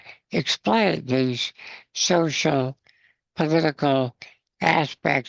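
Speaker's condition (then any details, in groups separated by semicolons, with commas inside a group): Spinal muscular atrophy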